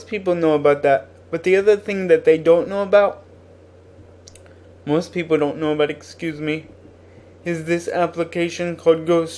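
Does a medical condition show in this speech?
Yes: cerebral palsy.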